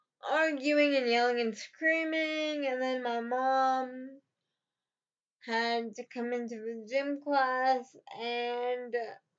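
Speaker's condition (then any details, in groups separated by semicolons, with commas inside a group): Cerebral palsy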